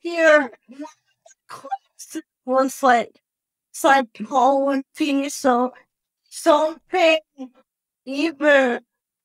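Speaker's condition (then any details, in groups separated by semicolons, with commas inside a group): Cerebral palsy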